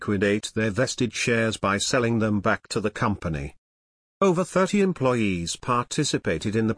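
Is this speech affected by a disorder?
No.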